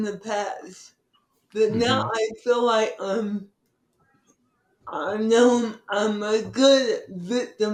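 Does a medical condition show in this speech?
Yes: cerebral palsy; from birth.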